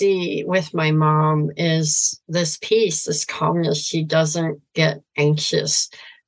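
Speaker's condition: Severe cleft palate, cleft lip and palate

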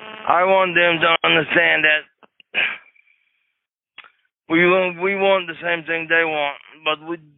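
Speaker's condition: Cerebral palsy; wheelchair user

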